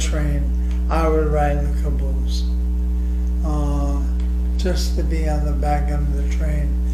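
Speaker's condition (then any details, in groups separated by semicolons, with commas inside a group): ALS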